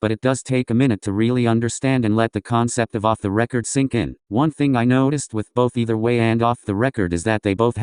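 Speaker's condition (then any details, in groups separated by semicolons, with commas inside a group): No condition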